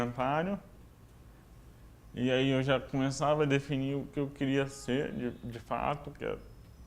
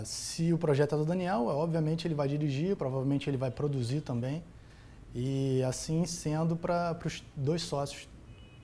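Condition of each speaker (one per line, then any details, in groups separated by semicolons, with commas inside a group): Cerebral palsy; affects motor coordination
No condition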